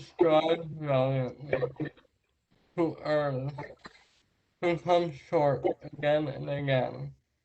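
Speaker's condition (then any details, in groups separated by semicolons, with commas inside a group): Traumatic brain injury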